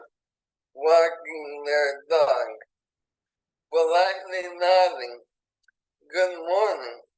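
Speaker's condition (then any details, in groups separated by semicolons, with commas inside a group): ALS; burning in lungs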